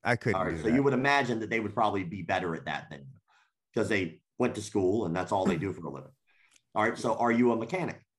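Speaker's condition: Cleft lip and palate

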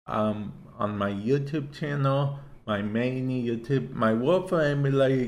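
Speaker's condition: Cerebral palsy; affects speech to an extent

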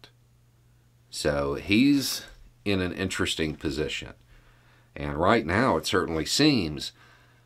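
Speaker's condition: No condition

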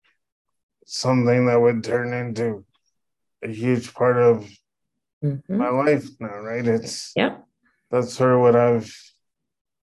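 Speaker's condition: Cerebral palsy; contractions compressing

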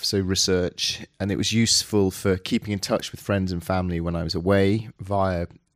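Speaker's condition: No condition

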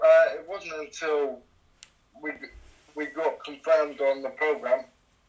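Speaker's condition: Cerebral palsy; cerebral palsy affecting all limbs

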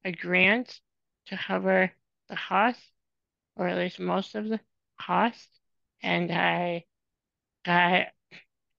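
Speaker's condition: Spinal muscular atrophy; depends on caregivers

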